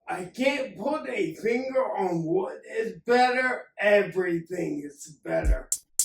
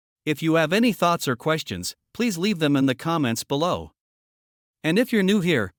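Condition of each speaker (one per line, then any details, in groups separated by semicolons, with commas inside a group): Acquired ataxia; acquired ataxia, impaired coordination, balance and movement; takes dalfampridine, worse when off it; one treatment made voice much worse
No condition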